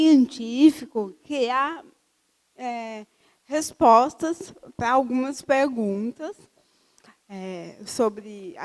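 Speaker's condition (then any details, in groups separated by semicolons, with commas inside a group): Cerebral palsy; from birth, uses wheelchair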